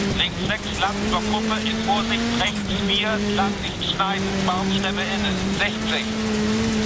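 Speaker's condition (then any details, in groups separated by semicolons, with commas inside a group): No condition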